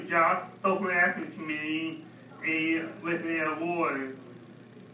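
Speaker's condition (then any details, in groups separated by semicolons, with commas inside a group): Mild cerebral palsy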